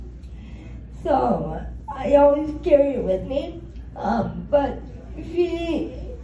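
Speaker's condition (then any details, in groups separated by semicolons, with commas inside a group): Cerebral palsy; spastic quadriplegia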